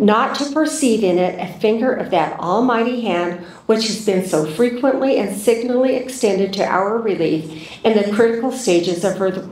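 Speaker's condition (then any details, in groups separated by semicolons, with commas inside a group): No condition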